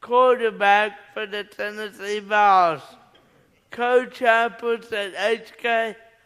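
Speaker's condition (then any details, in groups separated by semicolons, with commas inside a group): Cerebral palsy; arm paralysis with muscle contraction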